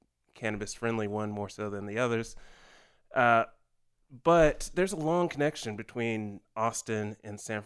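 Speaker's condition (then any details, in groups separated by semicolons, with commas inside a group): No condition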